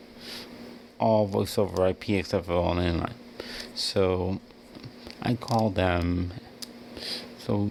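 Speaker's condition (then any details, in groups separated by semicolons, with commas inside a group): Cerebral palsy; wheelchair user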